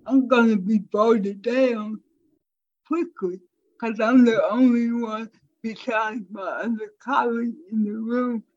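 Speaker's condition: Cerebral palsy; from birth

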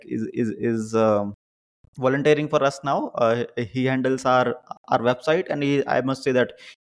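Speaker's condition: Stammering; stammering since childhood; no stammering noticed during this interview; sometimes stammers on words beginning with s; repeated words, prolonged sounds

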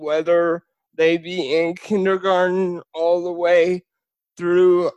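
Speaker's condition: Spastic cerebral palsy

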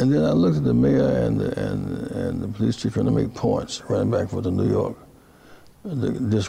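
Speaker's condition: Parkinson's disease; speech therapy

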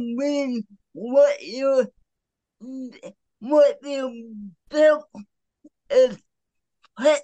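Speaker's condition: Cerebral palsy; affects speech, noticeably

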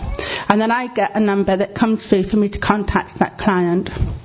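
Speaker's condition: Deafness; needs to see speaker's face

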